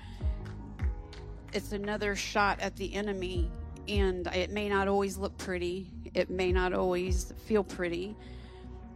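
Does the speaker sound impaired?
No.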